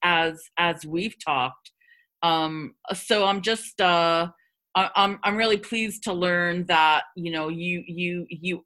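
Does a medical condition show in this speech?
Yes: stuttering; stuttering for at least 30 years, hid it about 30 years; openly stutters; fast talker; here repeated sounds, repeated words, prolonged sounds.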